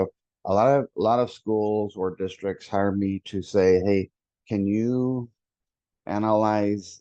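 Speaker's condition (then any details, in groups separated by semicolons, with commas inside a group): No condition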